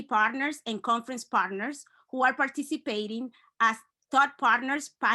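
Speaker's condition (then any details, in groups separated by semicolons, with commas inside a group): No condition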